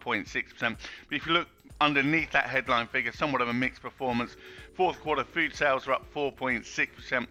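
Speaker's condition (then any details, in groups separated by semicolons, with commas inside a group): No condition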